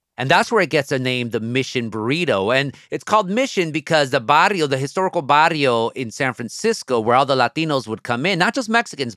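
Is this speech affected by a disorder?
No.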